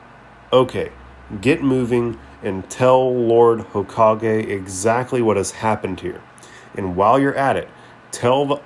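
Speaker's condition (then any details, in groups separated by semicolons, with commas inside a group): No condition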